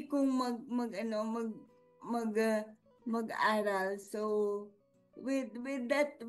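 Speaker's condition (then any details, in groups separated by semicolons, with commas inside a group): Cerebral palsy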